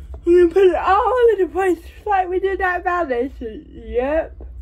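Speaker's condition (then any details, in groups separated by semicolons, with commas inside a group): Cerebral palsy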